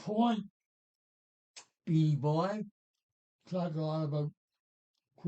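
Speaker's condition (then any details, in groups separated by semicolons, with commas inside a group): Parkinson's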